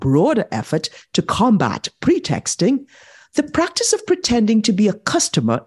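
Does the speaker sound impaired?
No.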